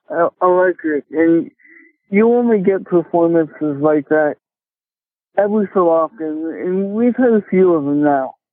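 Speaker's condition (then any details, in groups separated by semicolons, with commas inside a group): Cerebral palsy; speech affected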